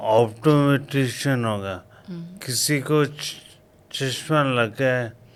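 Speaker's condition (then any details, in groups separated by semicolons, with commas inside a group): Coma after road accident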